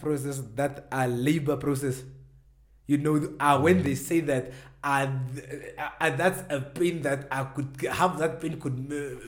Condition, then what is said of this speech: Stuttering. I do stutter when I talk.